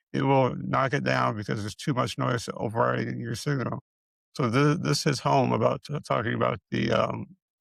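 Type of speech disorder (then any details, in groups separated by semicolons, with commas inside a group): Dysarthria; multiple system atrophy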